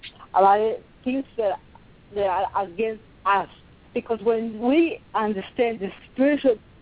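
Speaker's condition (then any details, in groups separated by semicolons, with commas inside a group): Cerebral palsy; from birth, affects movement, about 53 years since onset; talking as loud as able, voice hard to hear, asked to speak louder; quiet voice, limited loudness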